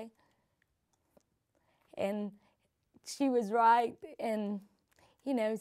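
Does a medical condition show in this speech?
Yes: cerebral palsy; from birth.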